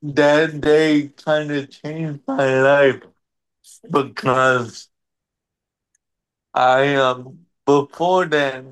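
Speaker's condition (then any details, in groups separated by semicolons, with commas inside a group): Cerebral palsy; present from birth, could walk a little as a child, wheelchair over the years; uses wheelchair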